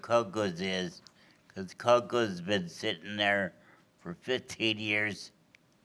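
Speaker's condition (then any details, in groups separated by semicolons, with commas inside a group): Cerebral palsy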